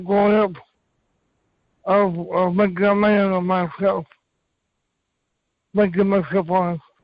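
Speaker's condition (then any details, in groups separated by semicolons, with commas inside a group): Cerebral palsy; from birth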